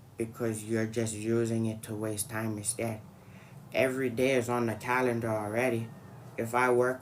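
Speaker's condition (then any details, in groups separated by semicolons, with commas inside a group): No condition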